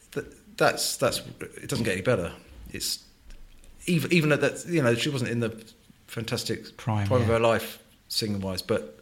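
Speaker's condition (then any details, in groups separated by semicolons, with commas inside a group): Stuttering; frequent stuttering; stutters quite a lot; repeated sounds, repeated words, prolonged sounds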